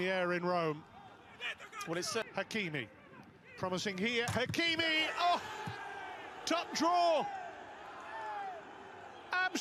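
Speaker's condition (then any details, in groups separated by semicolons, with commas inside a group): No condition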